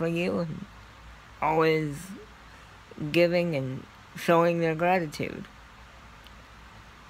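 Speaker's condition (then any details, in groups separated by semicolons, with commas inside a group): Cerebral palsy; scoliosis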